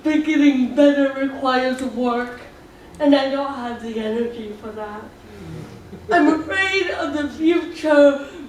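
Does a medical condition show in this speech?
Yes: cerebral palsy; speech slightly off.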